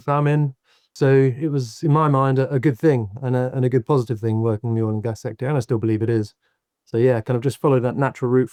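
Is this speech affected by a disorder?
No.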